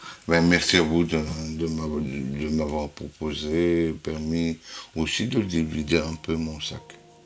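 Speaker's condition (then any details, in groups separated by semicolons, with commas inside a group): Huntington's disease; inherited, 43 repeats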